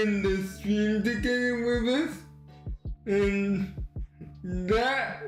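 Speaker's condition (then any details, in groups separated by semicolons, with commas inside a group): Cerebral palsy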